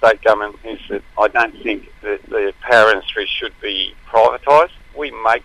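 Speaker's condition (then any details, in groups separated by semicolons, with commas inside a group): No condition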